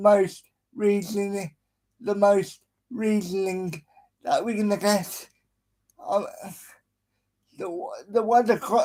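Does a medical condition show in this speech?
Yes: cerebral palsy.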